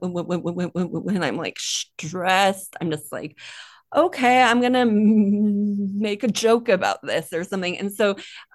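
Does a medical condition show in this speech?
Yes: stuttering; stutter since childhood, more severe when younger, quiet child avoiding speaking, NSA workshop in Fort Lauderdale; still stutters, no problems communicating at work, growing confidence; more comfortable the more people spoken to, sound repetitions; here repeated sounds.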